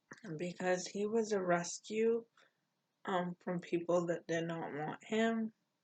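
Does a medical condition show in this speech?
Yes: cerebral palsy; poor balance.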